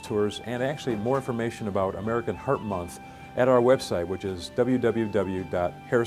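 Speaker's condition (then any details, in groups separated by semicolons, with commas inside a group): No condition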